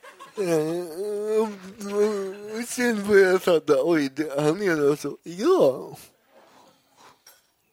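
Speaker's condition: Cerebral palsy; legs move involuntarily

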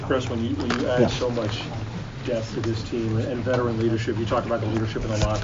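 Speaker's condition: No condition

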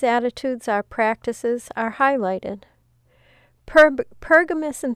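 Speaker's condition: No condition

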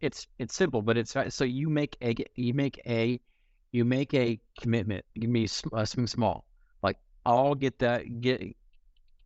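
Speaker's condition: Stuttering; stutters in conversation, disfluencies may sound like audio buffering; repeated sounds, repeated words

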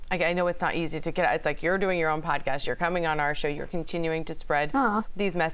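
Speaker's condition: No condition

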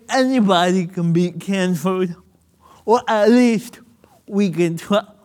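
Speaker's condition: Cerebral palsy; more difficult when nervous

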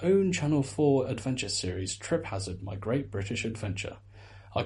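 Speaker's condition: No condition

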